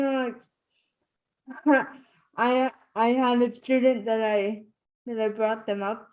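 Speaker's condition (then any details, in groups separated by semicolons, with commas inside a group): Spastic cerebral palsy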